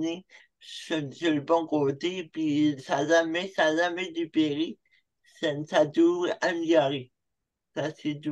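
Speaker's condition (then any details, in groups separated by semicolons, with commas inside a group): Cerebral palsy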